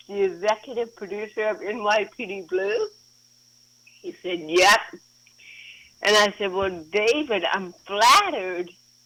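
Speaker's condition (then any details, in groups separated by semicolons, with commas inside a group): Cerebral palsy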